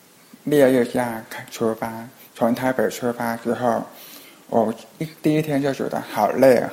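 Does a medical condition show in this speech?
Yes: hearing impairment; Skype video calls hard.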